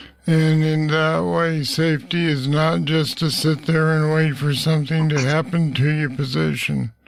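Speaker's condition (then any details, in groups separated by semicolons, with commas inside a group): Parkinson's disease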